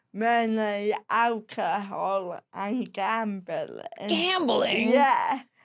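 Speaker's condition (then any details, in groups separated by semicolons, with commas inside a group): Cerebral palsy; slow speech, sounds disabled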